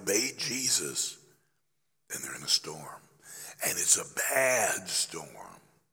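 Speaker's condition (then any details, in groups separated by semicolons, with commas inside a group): Laryngeal cancer after radiation, growth on voice box treated with radiation and chemotherapy; voice gaining strength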